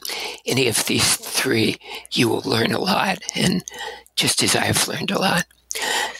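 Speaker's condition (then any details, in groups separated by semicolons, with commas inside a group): Abductor spasmodic dysphonia; two damaging surgeries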